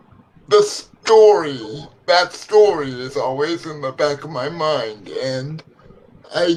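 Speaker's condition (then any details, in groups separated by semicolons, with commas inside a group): Cerebral palsy; legs affected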